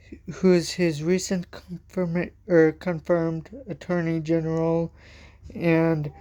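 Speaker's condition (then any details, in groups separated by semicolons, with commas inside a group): Cerebral palsy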